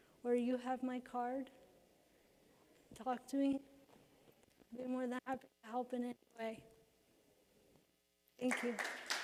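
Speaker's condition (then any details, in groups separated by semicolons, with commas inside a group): Cerebral palsy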